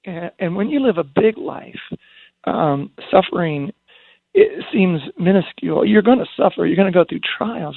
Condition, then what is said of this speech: Spasmodic dysphonia. You can probably tell with my scratchy vocal, even on the phone, that my voice doesn't work and it hasn't gotten any better.